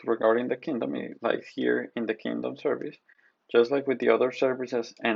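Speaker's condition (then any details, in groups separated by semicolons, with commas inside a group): No condition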